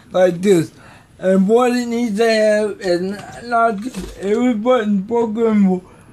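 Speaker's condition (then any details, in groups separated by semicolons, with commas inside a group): Cerebral palsy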